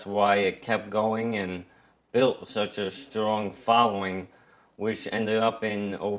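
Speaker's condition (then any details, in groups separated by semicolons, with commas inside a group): ALS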